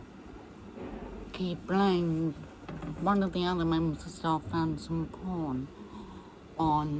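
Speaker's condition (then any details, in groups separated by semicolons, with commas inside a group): MND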